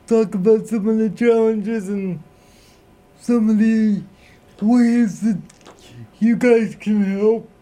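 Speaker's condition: Cerebral palsy; voice recognized by Google Assistant and Google Voice devices

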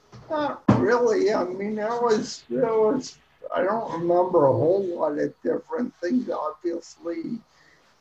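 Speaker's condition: Ataxic cerebral palsy; speech affected, about five years childhood speech therapy at crippled children's school, hopes speech sounds better now

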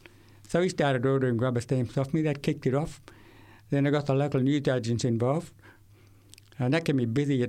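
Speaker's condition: Severe to profound hearing loss; acquired at age 8 from meningitis, Queensland country town, one ear completely destroyed, left ear severe to profound; decades since onset, uses hearing aids, struggles to follow fast speech and lecturers facing away

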